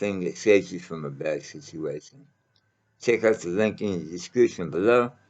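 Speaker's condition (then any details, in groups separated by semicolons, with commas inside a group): Mouth cancer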